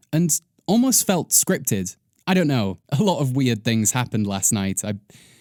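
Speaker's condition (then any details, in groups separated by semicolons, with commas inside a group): No condition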